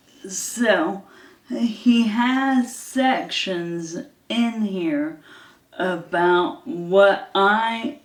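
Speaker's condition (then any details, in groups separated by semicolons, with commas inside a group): ALS; hand onset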